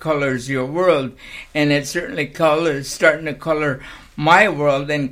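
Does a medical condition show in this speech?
Yes: cerebral palsy.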